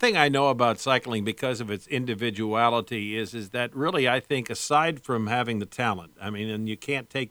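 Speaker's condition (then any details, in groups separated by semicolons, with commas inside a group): No condition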